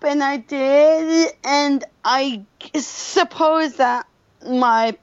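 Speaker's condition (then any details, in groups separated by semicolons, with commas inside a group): Stuttering; developmental stutter since starting to talk, childhood speech therapy with speech pathologist Lisa Avery; stuttering audible during interview, finds stuttering exhausting; stutters more with opposite sex, therapy taught slower blended speech, cannot sustain it in job interviews; prolonged sounds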